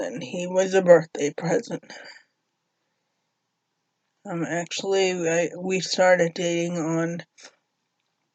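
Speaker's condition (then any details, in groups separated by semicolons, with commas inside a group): Cerebral palsy; uses walker, no wheelchair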